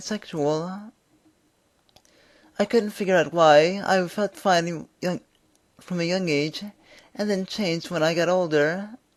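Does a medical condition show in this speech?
Yes: cerebral palsy.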